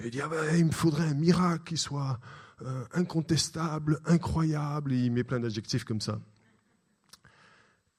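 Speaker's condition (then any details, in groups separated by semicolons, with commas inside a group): No condition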